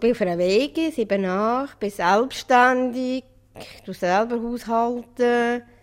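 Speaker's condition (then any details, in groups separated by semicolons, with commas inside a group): Down syndrome; trisomy 21, present from birth; age 38, independent in daily life, difficulty with numbers and arithmetic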